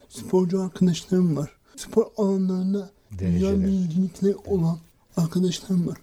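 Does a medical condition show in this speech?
Yes: cerebral palsy; hand tremor, unable to write by hand.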